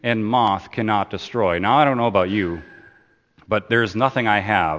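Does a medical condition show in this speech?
No.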